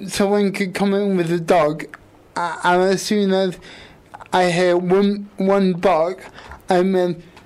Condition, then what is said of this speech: Cerebral palsy. You have to make real effort to shape your words and your speech so that people can understand you better.